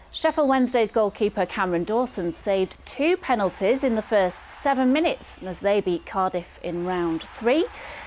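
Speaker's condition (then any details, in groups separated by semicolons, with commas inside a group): No condition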